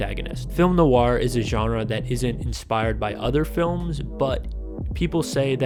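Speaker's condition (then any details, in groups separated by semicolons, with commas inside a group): No condition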